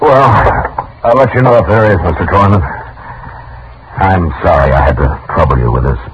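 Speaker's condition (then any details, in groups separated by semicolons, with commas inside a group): No condition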